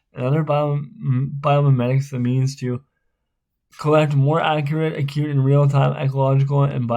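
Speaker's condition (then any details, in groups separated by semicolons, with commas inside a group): Spastic cerebral palsy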